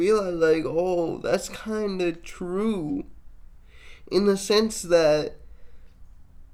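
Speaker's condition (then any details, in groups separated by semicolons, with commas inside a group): Cerebral palsy, mixed, mild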